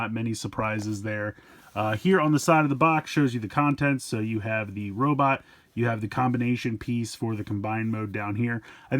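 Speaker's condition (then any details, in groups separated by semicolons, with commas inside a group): No condition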